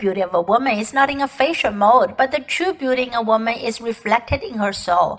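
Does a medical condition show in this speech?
No.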